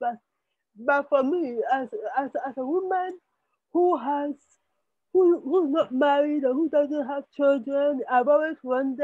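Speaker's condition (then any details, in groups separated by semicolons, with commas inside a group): Spastic cerebral palsy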